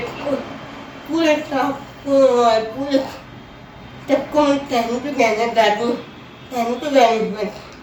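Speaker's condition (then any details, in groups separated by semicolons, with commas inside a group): Cerebral palsy; problems speaking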